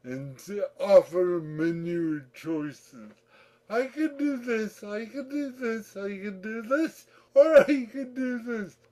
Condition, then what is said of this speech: Cerebral palsy. I'm picking up the glass. I've got an academy performance going here. You imitate my voice. My whole show goes out the window.